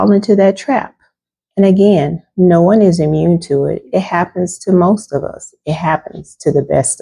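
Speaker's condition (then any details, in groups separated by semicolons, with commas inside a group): No condition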